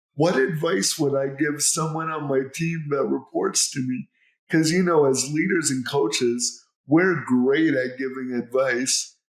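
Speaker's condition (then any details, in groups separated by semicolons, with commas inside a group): Cerebral palsy; speech unclear since childhood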